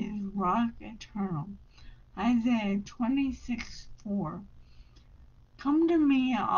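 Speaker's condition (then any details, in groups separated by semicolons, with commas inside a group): Brain injury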